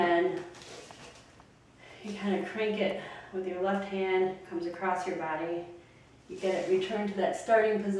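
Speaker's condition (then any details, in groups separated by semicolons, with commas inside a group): No condition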